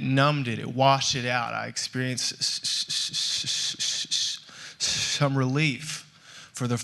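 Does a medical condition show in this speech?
Yes: stuttering; stutter since childhood; still stutters, speaks publicly on stage; stutter noticeable to listeners when speaking; here blocks.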